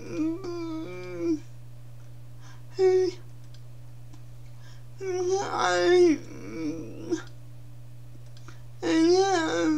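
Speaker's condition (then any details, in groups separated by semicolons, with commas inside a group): Cerebral palsy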